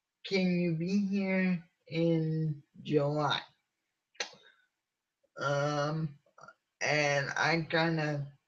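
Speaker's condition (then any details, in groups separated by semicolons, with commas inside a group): Cerebral palsy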